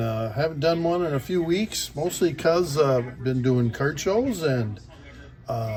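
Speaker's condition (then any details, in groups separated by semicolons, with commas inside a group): No condition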